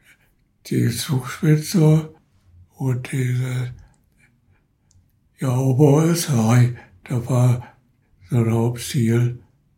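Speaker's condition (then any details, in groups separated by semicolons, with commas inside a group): Parkinson's disease; progressive Parkinson's disease, arm tremor, finger cramping, arm dislocated in car accident with ongoing pain; progressive worsening, cannot turn newspaper pages, in care home, LVR neurologist; could not speak properly during earlier sudden spinning vertigo episode, caller noticed voice, ambulance called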